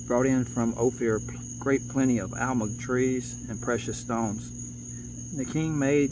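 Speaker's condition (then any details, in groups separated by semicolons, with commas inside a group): No condition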